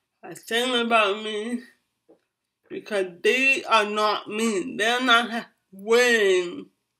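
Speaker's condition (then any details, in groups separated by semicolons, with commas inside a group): Cerebral palsy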